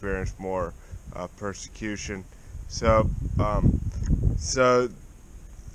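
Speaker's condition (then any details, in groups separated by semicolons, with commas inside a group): Cerebral palsy; spastic, affects walking and legs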